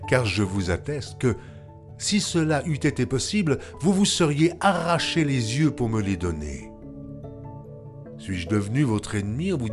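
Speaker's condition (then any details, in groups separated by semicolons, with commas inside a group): No condition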